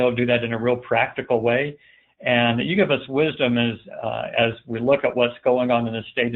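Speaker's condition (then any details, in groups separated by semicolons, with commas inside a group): No condition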